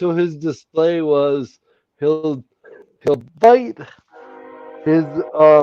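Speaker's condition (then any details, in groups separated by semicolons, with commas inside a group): Cerebral palsy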